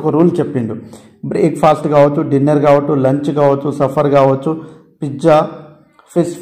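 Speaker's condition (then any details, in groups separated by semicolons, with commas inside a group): No condition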